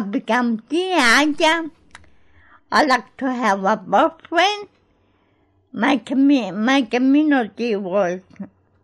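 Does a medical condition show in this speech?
Yes: cerebral palsy; cerebral palsy since birth, born in Greece.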